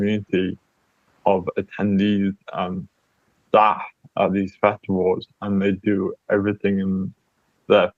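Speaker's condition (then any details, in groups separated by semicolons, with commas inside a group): Cerebral palsy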